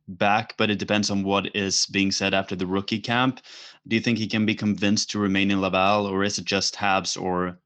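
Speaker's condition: No condition

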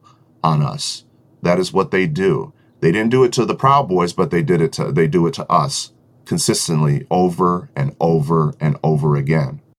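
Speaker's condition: No condition

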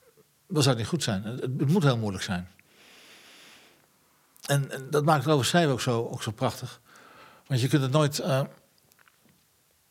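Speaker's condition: Parkinson's disease; unsteady

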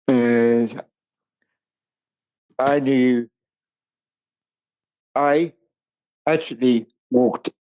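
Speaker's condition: Cerebral palsy; speech impairment

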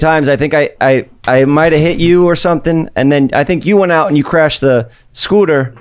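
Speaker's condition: No condition

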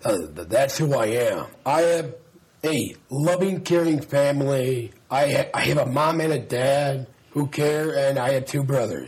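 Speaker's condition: Down syndrome; learning disability

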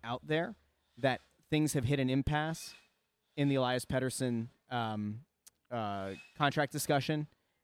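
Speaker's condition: No condition

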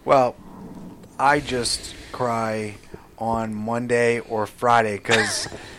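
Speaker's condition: Aphasia; attended intensive aphasia program at University of Michigan Aphasia Center

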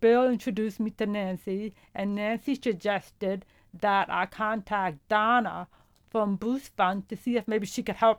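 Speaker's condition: Profound deafness; hears music, voices, horn, piano, guitar, headphones too quiet, feedback over hearing aids

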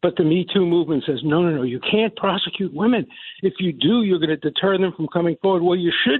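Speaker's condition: No condition

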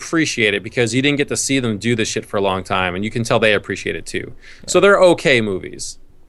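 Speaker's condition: No condition

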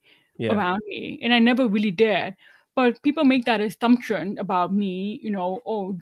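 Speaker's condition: Deafness, severe; 99% hearing loss, hearing aids worn whole life, no cochlear implant; wears hearing aids, relies heavily on lip reading, does not sign, not fluent in ASL

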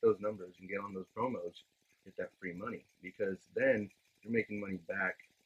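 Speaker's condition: No condition

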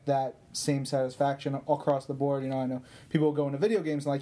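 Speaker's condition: No condition

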